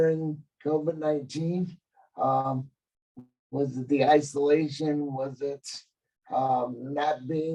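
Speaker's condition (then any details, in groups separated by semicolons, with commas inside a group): Cerebral palsy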